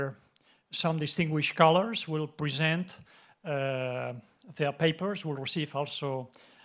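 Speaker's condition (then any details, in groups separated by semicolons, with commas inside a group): No condition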